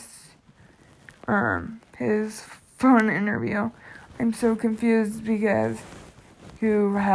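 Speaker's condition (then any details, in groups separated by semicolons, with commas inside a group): Cerebral palsy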